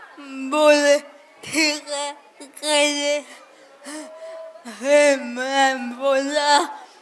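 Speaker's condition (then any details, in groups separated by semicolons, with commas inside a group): Cerebral palsy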